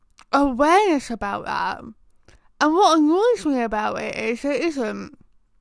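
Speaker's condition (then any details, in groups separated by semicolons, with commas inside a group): Tongue cancer; oral cancer starting as tongue patch, spread to neck lymph nodes, HPV suspected trigger, late presentation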